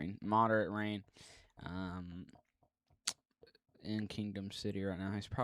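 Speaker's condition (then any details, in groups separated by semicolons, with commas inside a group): No condition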